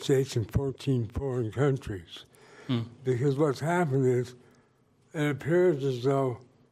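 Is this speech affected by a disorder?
Yes: Parkinson's disease; about 8 years in Southwest Parkinson's Fitness Program, boxing-type training at Snap Fitness, rigorous exercise.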